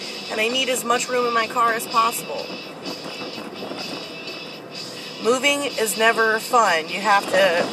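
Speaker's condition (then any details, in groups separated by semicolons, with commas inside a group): No condition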